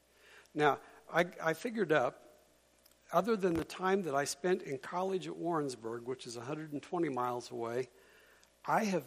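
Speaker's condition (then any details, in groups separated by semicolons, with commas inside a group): No condition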